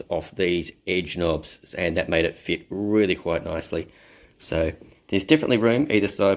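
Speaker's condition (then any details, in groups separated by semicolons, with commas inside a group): No condition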